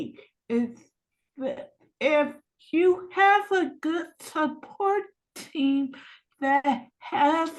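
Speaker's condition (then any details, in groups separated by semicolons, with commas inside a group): Cerebral palsy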